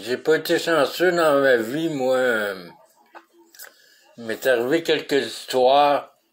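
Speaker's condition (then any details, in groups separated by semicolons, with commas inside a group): Traumatic brain injury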